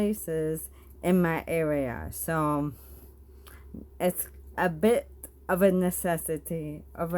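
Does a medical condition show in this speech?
Yes: bulbar ALS; bulbar onset.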